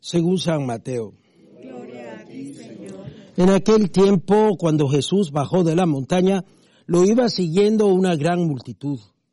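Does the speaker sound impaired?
No.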